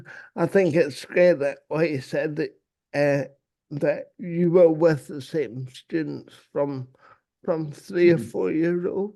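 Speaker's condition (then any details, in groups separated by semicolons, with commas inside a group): Cerebral palsy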